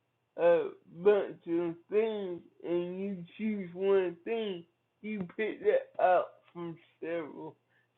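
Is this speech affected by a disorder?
Yes: cerebral palsy; from birth.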